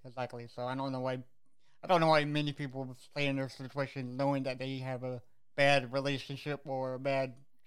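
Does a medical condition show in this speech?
Yes: cerebral palsy; visible physical disability.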